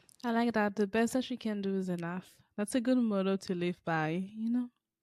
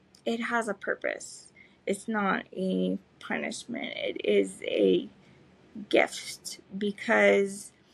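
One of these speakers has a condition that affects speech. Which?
The second: cerebral palsy; spastic legs, premature birth breathing problems; cannot walk, physical and occupational therapy; able to speak.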